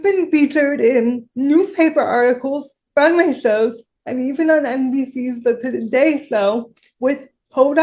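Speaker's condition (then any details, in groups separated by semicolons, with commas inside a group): Cerebral palsy; shaky voice, worse when nervous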